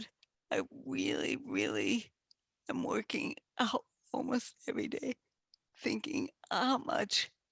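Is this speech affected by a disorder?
Yes: multiple sclerosis.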